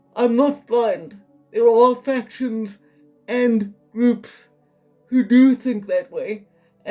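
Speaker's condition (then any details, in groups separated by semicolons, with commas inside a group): Quadriplegic cerebral palsy, severe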